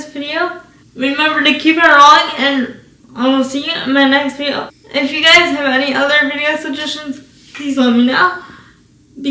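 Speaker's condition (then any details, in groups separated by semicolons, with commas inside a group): Cerebral palsy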